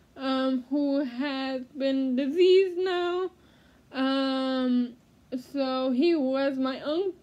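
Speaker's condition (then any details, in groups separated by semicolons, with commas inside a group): Cerebral palsy; speech therapy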